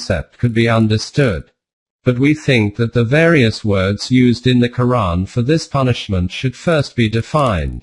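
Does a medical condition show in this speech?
No.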